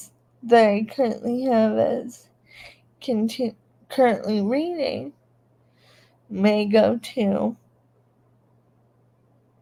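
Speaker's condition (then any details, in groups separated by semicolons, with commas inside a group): Cerebral palsy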